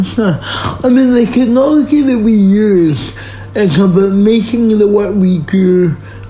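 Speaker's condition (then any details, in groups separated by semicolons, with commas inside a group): Speech impairment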